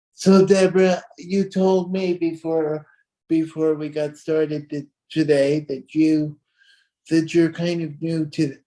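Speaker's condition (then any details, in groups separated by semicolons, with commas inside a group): Cerebral palsy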